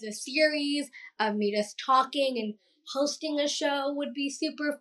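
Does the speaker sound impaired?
Yes: Down syndrome; past speech therapy.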